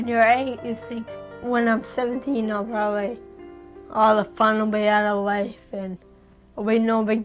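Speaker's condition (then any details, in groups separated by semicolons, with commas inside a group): Friedreich's ataxia; speech difficulty 6-8 months, hard to understand, runs out of breath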